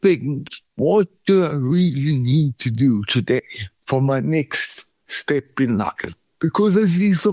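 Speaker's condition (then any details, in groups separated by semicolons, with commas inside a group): Cerebral palsy; feet opposite of Charlie Chaplin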